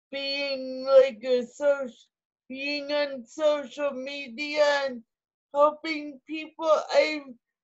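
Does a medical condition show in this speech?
Yes: cerebral palsy, spastic ataxic.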